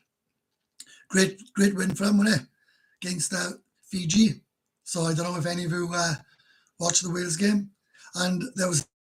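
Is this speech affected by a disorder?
No.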